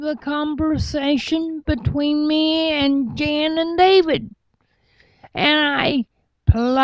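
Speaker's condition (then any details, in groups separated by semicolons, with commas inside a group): Cerebral palsy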